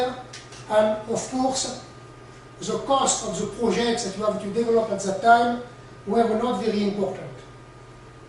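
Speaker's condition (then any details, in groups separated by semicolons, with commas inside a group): No condition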